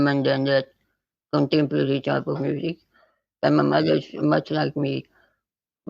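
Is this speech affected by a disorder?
Yes: spinal muscular atrophy type 2.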